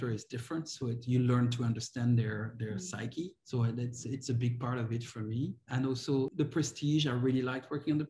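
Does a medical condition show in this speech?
No.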